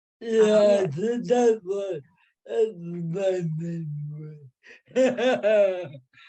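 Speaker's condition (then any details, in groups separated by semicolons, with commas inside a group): Cerebral palsy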